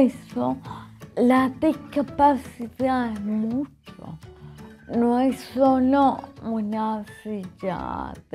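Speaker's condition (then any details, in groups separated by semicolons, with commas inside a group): Cerebellar ataxia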